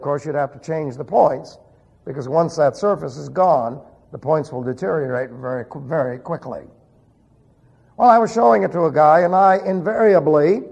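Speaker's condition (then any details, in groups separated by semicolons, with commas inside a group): No condition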